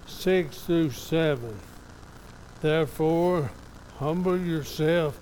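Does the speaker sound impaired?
Yes: ALS; somewhat affected, evident today.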